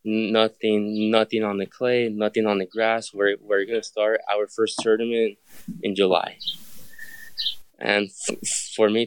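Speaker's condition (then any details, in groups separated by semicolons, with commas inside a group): Stutter; stutter since childhood, always a problem growing up; still stutters, gives interviews regularly; blocks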